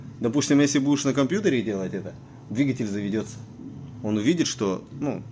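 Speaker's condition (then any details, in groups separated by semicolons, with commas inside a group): No condition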